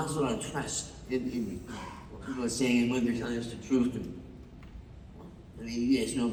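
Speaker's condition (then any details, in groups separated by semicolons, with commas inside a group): Parkinson's; loses train of thought mid-sentence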